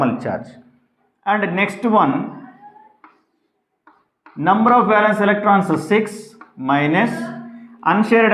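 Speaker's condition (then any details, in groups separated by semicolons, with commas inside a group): No condition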